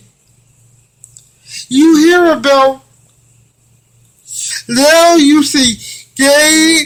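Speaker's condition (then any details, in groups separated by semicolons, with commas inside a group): Cerebral palsy; from birth; physical therapy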